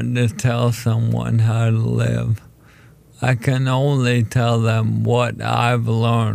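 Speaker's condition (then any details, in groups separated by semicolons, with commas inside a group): ALS; diagnosed almost 4 years ago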